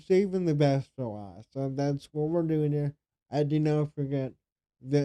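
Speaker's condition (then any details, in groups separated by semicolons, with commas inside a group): Cerebral palsy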